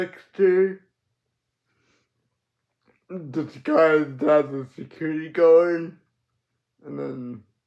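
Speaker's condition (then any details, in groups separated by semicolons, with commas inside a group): Cerebral palsy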